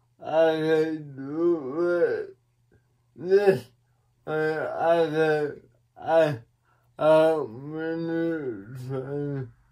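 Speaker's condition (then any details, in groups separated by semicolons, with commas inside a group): Cerebral palsy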